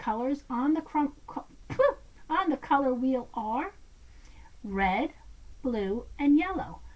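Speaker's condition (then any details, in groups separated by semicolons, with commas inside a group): No condition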